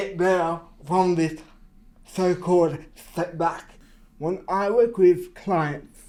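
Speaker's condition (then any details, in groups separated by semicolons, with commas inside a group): Cerebral palsy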